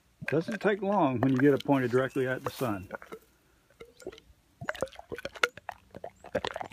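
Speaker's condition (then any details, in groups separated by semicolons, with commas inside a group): No condition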